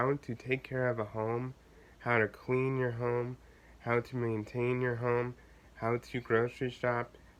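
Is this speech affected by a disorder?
Yes: cerebral palsy.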